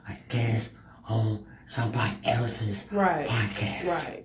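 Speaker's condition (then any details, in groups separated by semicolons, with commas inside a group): Cerebral palsy; affects walking; speech issues, drools, spits a little when speaking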